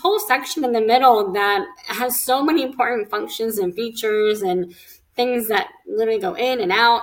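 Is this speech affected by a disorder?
Yes: cleft lip and palate; several facial surgeries.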